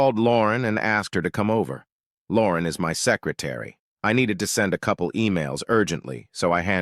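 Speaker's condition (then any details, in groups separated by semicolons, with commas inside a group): No condition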